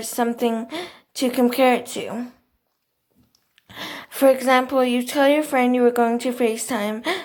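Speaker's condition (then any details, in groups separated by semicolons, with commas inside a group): Cerebral palsy, athetoid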